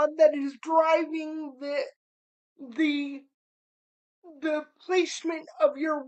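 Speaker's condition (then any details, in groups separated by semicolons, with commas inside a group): Cerebral palsy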